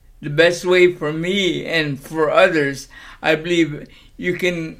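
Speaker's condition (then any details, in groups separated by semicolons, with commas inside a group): Cerebral palsy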